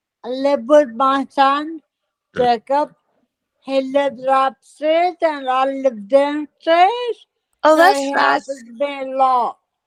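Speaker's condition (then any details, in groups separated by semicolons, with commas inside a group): Multiple system atrophy; parkinsonian type, cerebellar involvement; onset two years ago, balance problems, stem cell treatment; speech changes among early symptoms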